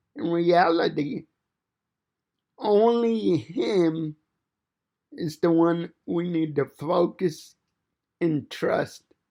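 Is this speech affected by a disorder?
Yes: cerebral palsy; fine motor impairment.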